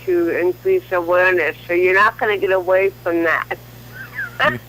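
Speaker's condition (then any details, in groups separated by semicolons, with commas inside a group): Cerebral palsy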